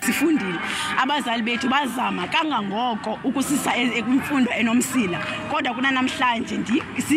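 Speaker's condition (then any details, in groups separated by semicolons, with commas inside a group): No condition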